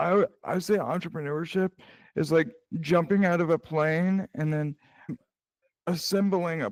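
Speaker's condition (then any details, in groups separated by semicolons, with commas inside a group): Cerebral palsy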